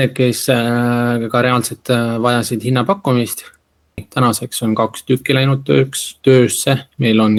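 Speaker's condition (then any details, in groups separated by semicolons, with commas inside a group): No condition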